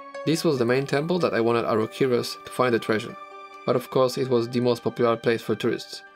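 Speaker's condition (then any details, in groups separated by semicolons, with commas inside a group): No condition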